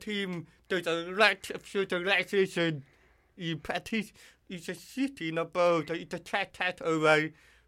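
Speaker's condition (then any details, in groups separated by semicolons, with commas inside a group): Hearing loss with cochlear implant; hears only nearby speakers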